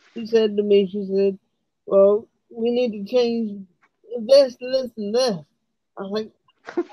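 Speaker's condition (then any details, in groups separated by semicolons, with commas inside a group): Cerebral palsy; uses wheelchair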